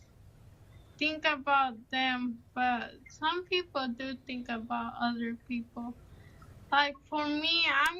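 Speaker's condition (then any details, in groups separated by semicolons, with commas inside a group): Cerebral palsy; mostly in wheelchair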